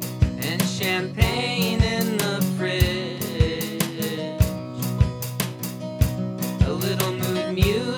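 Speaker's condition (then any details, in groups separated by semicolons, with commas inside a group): No condition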